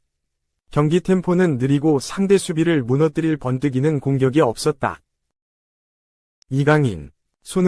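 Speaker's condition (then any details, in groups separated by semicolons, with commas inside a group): No condition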